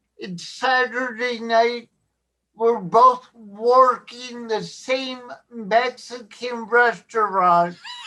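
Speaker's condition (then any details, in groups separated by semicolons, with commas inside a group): Cerebral palsy; since birth, born not breathing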